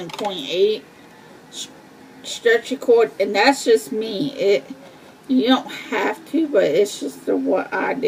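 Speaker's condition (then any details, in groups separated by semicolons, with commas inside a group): Cerebral palsy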